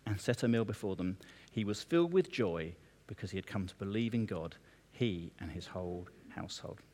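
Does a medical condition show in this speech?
No.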